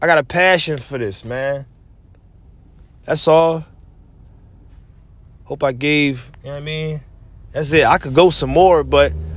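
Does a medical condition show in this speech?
No.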